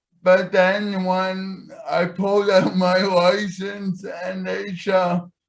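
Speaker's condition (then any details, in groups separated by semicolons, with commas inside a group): Cerebral palsy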